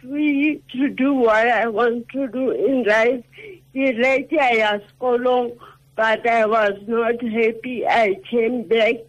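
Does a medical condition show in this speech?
Yes: cerebral palsy; affects speech.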